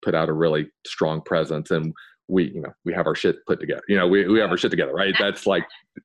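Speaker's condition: No condition

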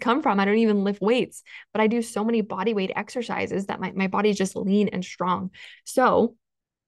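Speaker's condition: No condition

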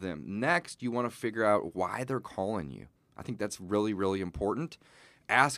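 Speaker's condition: No condition

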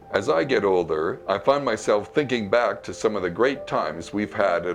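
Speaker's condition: No condition

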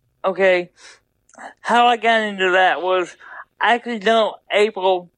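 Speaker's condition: Double hemiplegia cerebral palsy

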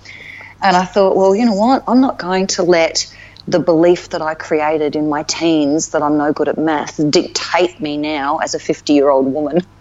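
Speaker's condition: No condition

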